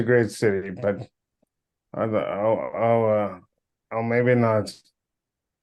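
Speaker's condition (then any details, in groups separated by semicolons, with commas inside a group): Cerebral palsy; power wheelchair since childhood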